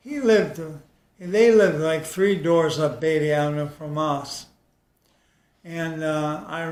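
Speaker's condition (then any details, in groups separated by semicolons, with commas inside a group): ALS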